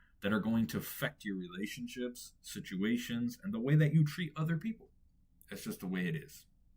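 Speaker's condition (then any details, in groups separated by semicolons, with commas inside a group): No condition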